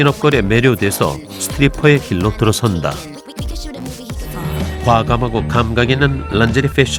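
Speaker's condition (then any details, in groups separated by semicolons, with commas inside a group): No condition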